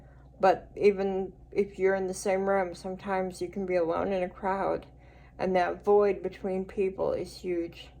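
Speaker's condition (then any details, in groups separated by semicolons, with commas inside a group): Cerebral palsy; speech noticeably atypical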